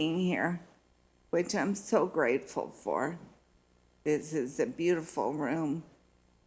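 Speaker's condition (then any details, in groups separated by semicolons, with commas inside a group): Multiple sclerosis; needs time to get voice up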